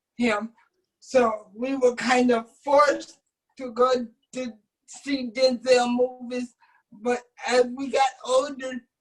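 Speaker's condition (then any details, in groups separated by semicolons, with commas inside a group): Cerebral palsy; predicted never to speak, now speaks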